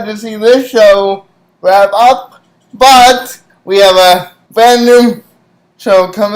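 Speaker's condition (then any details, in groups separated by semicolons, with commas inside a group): Cerebral palsy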